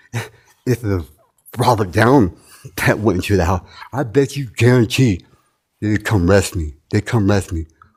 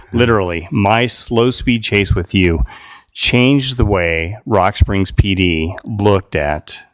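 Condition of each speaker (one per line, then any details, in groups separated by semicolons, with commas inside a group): Tardive dyskinesia
No condition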